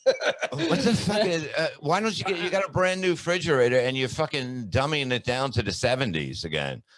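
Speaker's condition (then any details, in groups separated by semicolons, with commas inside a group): No condition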